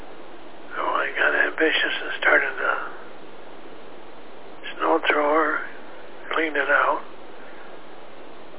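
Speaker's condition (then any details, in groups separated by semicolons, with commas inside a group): Parkinson's disease; treated by doctor in Utica; medication being changed, new batch of medicine being tried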